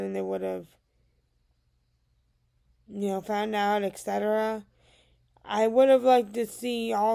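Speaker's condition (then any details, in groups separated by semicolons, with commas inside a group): Cerebral palsy; diagnosed around age 2 or 3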